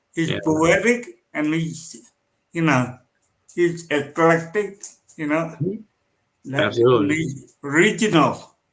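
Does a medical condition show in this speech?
Yes: cerebral palsy.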